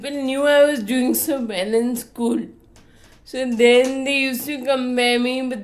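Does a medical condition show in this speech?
Yes: Friedreich's ataxia; diagnosed age 12-13 in UAE, progressive muscle degeneration, described as terminal, wheelchair user since teens.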